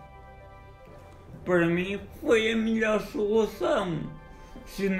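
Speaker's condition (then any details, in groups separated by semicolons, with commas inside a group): Cerebral palsy; since childhood, limited physical activity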